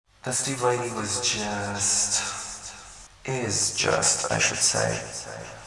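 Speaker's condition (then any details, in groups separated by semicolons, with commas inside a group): No condition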